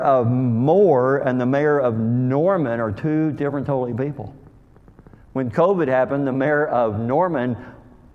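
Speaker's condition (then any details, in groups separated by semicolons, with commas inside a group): Cleft lip and palate; called hair lip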